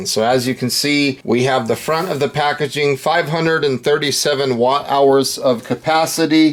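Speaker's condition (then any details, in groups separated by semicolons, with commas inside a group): No condition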